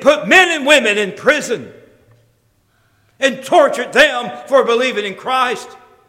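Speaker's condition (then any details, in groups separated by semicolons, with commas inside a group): No condition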